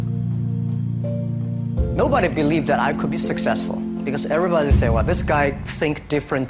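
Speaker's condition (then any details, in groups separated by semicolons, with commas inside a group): No condition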